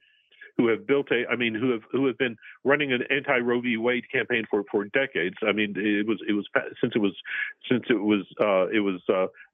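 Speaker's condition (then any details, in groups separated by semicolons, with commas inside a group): Stuttering; covert stuttering, compares self to Joe Biden; elocution improved over years of regular appearances on the show; repeated sounds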